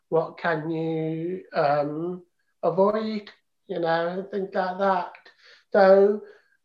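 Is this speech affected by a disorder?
Yes: profound deafness; congenital, diagnosed at 2.5 years, no language before diagnosis, cochlear implant about 9 years ago; learned to speak via speech trainer, mimicking mother's sounds, hours daily, uses sign language socially.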